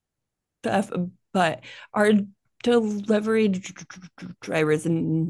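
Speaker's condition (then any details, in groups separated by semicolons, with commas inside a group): Stuttering; still stutters, no problems communicating at work, growing confidence; prolonged sounds, blocks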